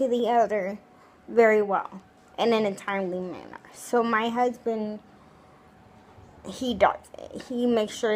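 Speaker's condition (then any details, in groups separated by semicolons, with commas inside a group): Cerebral palsy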